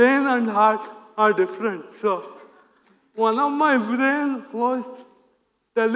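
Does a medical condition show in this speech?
Yes: cerebral palsy; affects body movements and speech.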